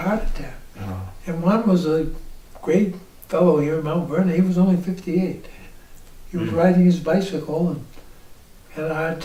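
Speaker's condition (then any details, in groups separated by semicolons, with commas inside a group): ALS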